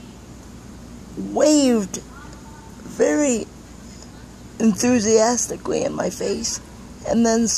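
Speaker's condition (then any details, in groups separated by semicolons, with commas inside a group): Cerebral palsy; lifelong, wheelchair user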